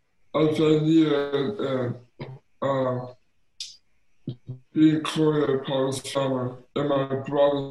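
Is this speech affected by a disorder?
Yes: Down syndrome.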